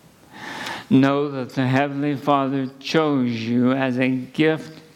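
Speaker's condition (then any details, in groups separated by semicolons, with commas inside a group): ALS; at least a couple of months since diagnosis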